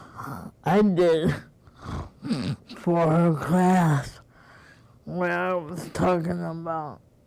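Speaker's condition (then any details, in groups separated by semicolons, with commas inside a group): Cerebral palsy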